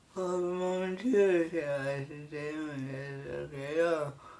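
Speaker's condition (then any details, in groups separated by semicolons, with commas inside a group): Cerebral palsy; severe, uses a wheelchair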